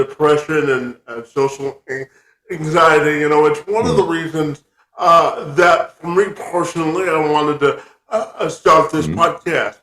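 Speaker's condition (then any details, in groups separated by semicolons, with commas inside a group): Cerebral palsy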